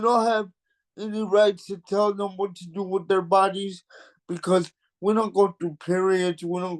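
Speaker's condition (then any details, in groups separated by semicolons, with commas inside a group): Cerebral palsy; mild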